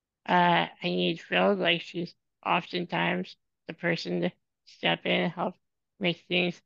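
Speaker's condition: Spinal muscular atrophy; from birth, genetic, motorized wheelchair user whole life, depends on caregivers

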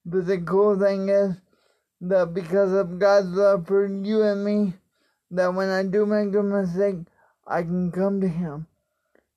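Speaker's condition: Cerebral palsy, spastic quadriplegic; more mobility in hands and arms, uses wheelchair

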